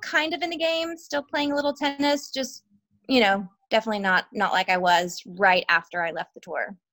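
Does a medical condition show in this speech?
No.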